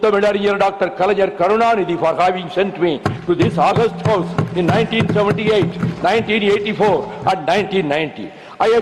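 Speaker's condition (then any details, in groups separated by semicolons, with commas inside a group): No condition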